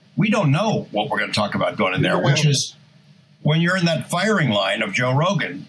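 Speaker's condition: No condition

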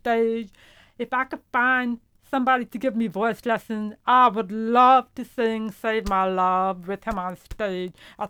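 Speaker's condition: Profound deafness; hears music

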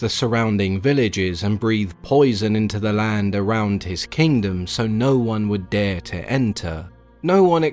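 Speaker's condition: No condition

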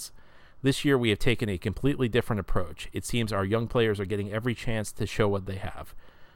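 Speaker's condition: No condition

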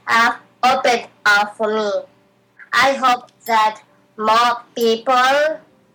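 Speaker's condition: Down syndrome; public speaking and mc work to build confidence

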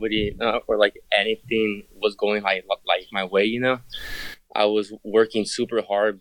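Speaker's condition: Stuttering; onset at a young age, always a problem growing up; still stutters; repeated sounds

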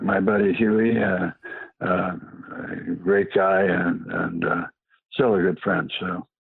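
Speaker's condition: Parkinson's; past cancer

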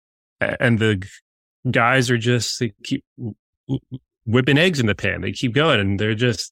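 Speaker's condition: Stutter; still stutters as adult; stutters visibly and audibly; blocks

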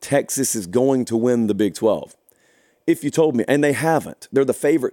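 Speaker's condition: No condition

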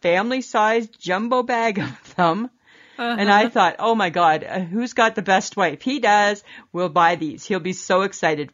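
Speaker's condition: No condition

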